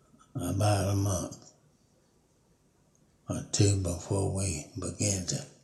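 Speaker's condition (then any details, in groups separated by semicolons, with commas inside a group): Parkinson's disease; Parkinson's for about 5 years, fallen 19 times in yard, never broken a bone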